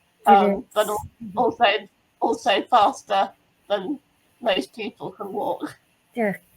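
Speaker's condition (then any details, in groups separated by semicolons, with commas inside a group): Congenital muscular dystrophy; electric wheelchair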